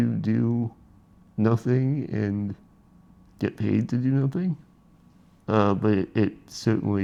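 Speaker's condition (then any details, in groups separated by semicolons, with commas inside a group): Spinal muscular atrophy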